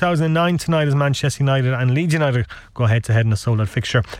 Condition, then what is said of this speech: None; typical speech.